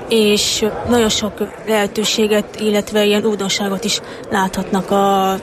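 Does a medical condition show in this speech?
Yes: deafness; hearing loss; speaks orally in radio interview.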